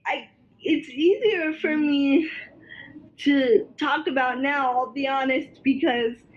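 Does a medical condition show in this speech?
Yes: cerebral palsy, spastic quadriplegia.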